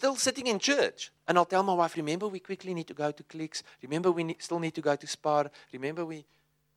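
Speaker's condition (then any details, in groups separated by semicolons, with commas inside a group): No condition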